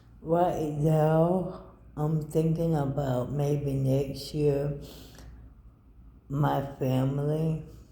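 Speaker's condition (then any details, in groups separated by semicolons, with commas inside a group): ALS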